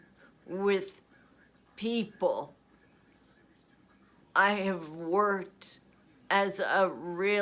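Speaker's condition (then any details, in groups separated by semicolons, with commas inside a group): Essential tremor; talking very tiring, hardly talks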